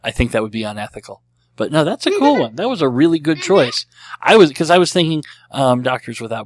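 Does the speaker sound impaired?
Yes: cleft lip and palate; treated as a baby.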